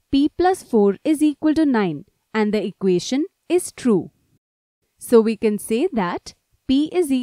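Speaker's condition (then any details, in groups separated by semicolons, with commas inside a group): No condition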